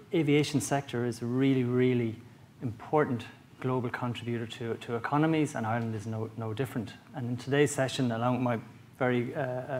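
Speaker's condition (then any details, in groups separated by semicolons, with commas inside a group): No condition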